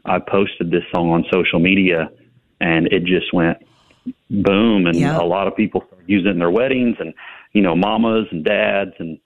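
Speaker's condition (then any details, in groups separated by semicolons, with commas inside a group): No condition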